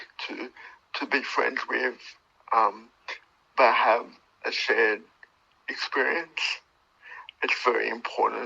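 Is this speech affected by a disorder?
Yes: cerebral palsy; birth brain damage, two months premature.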